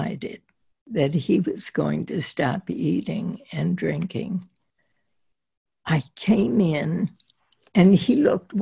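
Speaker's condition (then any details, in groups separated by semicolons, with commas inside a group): Spasmodic dysphonia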